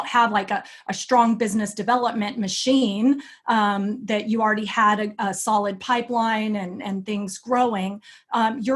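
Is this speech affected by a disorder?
No.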